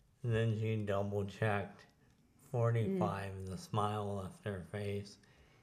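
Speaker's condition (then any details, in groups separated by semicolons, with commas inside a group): ALS; terminal, crippling disease; doctors estimate less than 12 months to live, declining tracheotomy, may soon need full-time breathing support; some speaking ability already lost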